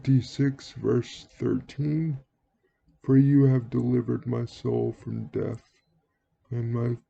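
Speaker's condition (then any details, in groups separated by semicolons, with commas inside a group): Cerebral palsy; speaks relatively well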